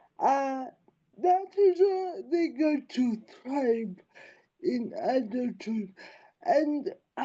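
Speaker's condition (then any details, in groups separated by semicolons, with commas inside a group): Cerebral palsy; from birth, early therapy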